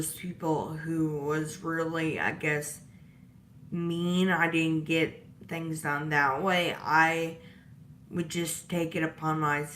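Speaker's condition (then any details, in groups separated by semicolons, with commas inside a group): Disability causing slurred speech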